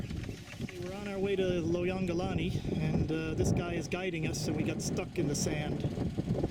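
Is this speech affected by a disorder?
No.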